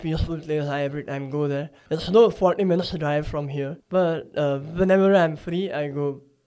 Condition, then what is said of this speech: Cleft palate. So people really try harder to understand what I'm trying to talk.